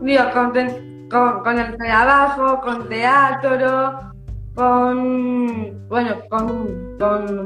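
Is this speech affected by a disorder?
Yes: Down syndrome; from birth.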